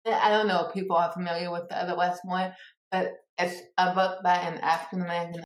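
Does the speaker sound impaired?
Yes: cerebral palsy; born two months premature.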